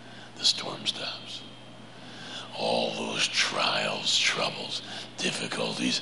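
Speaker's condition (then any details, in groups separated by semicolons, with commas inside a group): Laryngeal cancer; laryngectomy scheduled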